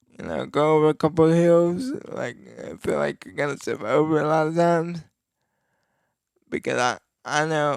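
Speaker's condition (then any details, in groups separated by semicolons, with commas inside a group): Cerebral palsy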